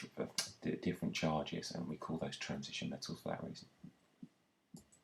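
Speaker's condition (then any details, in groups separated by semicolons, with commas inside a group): No condition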